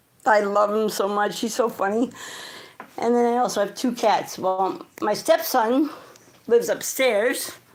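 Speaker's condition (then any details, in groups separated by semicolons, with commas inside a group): Cerebral palsy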